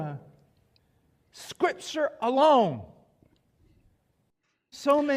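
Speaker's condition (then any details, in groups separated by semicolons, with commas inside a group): No condition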